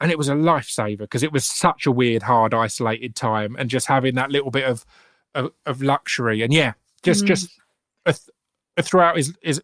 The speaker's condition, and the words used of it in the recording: Stuttering. We could have had half of this and you wouldn't have realized I've got a stammer, and then it's there.